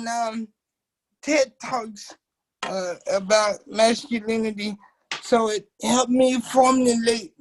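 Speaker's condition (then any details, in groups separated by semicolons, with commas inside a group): Cerebral palsy; uses wheelchair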